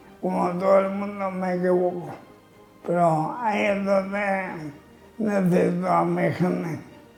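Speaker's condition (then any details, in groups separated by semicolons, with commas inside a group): Amyotrophic lateral sclerosis (ela)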